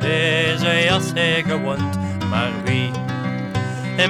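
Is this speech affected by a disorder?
No.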